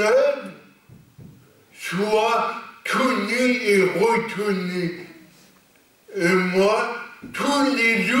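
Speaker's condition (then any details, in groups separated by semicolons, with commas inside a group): Cerebral palsy; lifelong, non-progressive; stable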